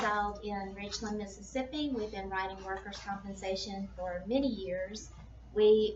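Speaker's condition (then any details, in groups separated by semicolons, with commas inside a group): No condition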